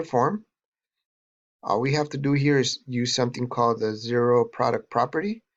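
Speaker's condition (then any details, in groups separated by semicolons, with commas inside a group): No condition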